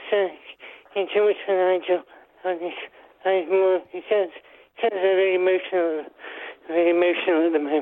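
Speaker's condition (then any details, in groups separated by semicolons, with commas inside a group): Parkinson's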